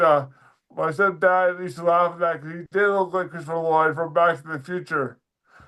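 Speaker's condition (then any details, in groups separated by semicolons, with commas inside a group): Dysarthria; weaker speech muscles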